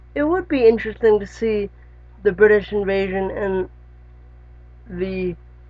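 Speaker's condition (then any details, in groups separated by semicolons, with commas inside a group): Cerebral palsy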